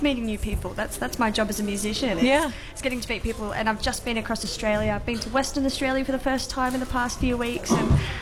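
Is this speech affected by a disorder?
Yes: cleft palate; congenital cleft palate, no roof of mouth, childhood support from Variety children's charity.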